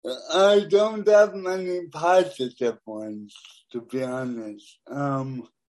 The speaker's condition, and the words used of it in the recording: Cerebral palsy. Every day, because of my speech impediment, I get discriminated against.